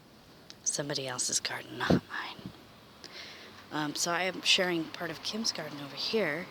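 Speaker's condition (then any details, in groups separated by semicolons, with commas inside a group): No condition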